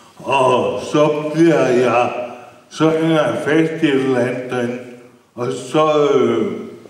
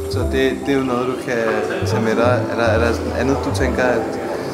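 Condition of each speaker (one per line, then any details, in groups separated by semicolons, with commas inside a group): Brain injury; traffic accident at age 9; formerly bedbound then wheelchair, largely recovered, lasting disability; initially largely without language and motor functions
No condition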